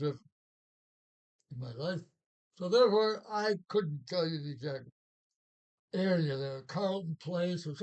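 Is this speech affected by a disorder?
Yes: Parkinson's.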